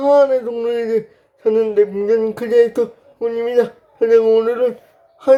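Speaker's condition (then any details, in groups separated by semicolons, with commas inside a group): Brain lesion disability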